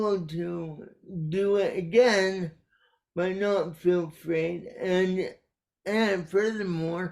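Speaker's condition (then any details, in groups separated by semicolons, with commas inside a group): Cerebral palsy; caused by brainstem aneurysm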